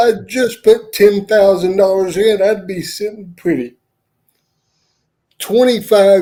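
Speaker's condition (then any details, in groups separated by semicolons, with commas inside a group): Cerebral palsy; wheelchair user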